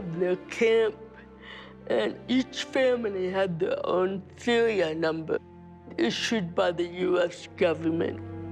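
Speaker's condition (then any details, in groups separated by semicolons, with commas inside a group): Cerebral palsy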